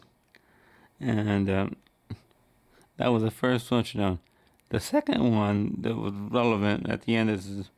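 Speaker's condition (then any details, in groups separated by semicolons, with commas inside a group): Cerebral palsy; wheelchair user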